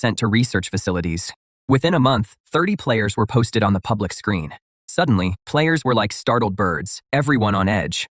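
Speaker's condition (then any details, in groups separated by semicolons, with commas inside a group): No condition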